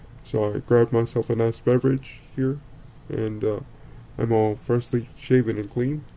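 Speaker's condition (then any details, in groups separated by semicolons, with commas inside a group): Cerebral palsy; speaks relatively well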